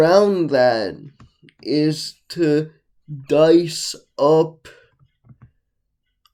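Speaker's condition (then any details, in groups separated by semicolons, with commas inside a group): Cerebral palsy, mild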